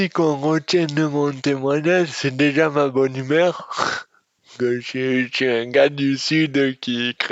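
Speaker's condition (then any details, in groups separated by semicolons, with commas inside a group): Dystonia; speech disorder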